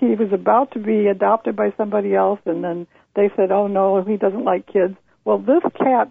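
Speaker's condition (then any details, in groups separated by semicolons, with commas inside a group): No condition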